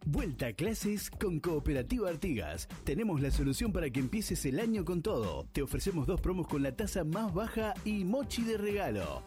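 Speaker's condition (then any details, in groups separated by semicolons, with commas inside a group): No condition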